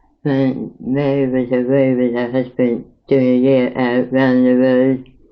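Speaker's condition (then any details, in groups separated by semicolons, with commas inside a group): Mouth cancer after operations; radiotherapy damaged tongue and bone, tracheotomy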